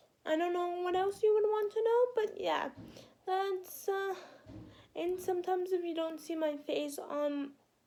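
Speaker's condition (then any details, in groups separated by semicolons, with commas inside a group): Quadriplegic cerebral palsy; spastic quadriplegic type, hip surgery, one leg angled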